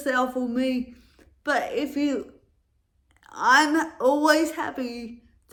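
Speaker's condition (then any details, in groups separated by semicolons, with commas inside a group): Cerebral palsy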